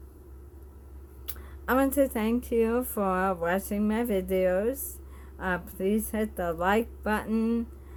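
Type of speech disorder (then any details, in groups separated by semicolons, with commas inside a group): Bulbar dysarthria; bulbar onset ALS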